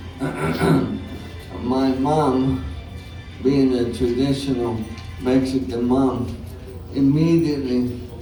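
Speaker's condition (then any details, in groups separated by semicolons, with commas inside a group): ALS; onset left hand weakness, then right hand; some speech trouble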